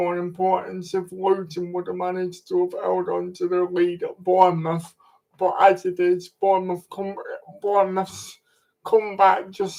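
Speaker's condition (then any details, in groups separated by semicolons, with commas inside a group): Cerebral palsy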